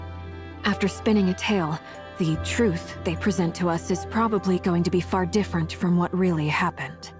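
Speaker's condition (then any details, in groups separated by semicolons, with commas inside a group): No condition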